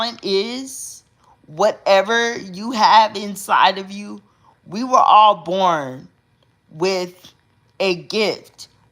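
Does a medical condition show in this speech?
Yes: cerebral palsy.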